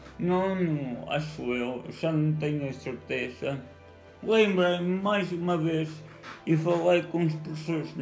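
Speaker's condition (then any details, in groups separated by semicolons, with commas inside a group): Cerebral palsy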